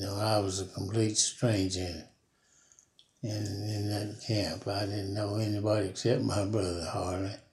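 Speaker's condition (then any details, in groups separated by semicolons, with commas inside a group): Parkinson's disease; fallen 19 times in yard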